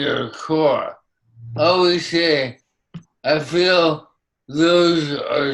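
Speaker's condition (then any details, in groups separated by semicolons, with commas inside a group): ALS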